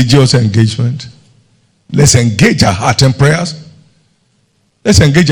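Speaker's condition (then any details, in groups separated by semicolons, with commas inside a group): No condition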